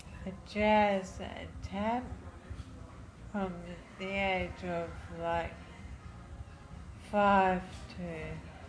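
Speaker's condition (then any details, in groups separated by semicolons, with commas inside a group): Friedreich's ataxia; diagnosed in childhood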